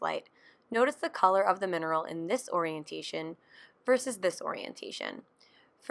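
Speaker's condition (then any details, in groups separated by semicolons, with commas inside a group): No condition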